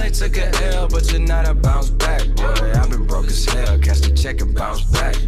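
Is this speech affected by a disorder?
No.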